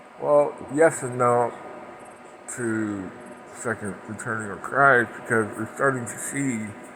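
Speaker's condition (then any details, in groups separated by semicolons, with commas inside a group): Parkinson's; speech impediment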